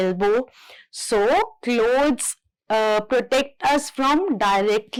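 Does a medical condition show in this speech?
No.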